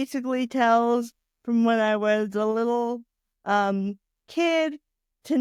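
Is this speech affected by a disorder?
Yes: cerebral palsy.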